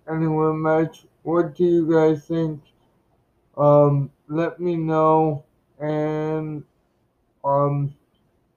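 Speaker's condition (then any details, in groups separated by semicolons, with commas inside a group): Cerebral palsy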